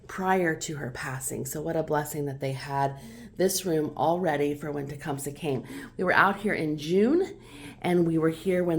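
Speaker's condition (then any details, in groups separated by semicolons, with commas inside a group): No condition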